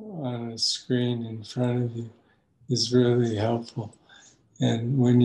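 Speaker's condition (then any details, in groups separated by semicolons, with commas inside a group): Parkinson's disease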